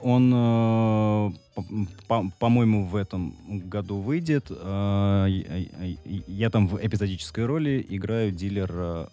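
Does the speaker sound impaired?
Yes: stuttering (logoneurosis); logoneurosis (stuttering) since age 6, milder than some stuttering singers by own account; here repeated sounds, blocks.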